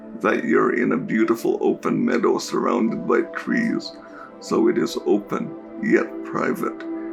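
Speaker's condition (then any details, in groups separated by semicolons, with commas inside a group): Cerebral palsy; diagnosed at birth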